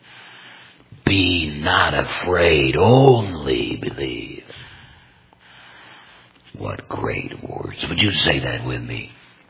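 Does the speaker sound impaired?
Yes: total laryngectomy, complete laryngectomy, voice prosthesis; speaks through voice prosthesis, may cough while speaking, microphone setup worked out for him.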